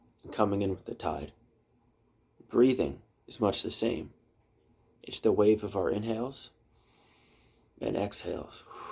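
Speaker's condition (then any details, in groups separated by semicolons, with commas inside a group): No condition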